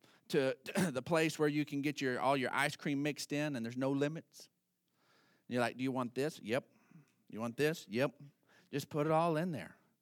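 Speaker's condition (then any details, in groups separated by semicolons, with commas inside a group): No condition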